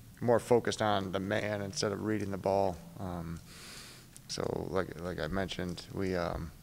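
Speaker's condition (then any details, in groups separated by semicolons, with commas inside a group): No condition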